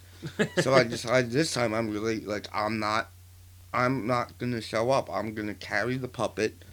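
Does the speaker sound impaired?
Yes: partial glossectomy for tongue cancer; stage 3, 40% of right side of tongue removed, tracheotomy, neck lymph node spread, recurrence.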